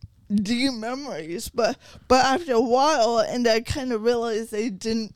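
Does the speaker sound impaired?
Yes: cerebral palsy.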